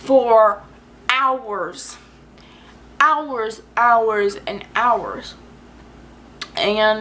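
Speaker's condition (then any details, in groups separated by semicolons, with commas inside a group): Cerebral palsy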